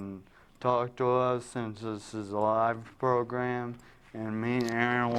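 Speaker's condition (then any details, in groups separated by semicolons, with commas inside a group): Traumatic brain injury; now talking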